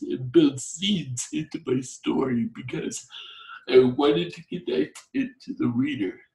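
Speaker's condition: Torsional dystonia; rare muscle and nerve disease

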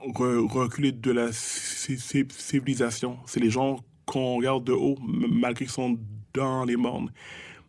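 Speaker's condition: Stuttering; stutters in conversation, fluent when rapping, strings syllables together very fast without stopping or tripping; repeated sounds, prolonged sounds

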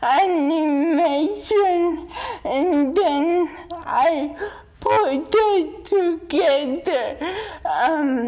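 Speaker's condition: Dystonia; wheelchair user

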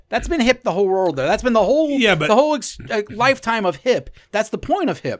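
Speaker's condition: No condition

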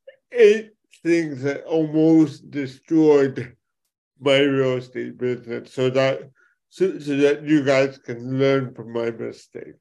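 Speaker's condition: Cerebral palsy; affects speech

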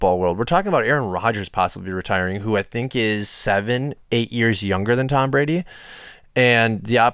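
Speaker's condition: No condition

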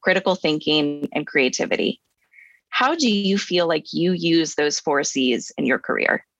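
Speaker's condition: No condition

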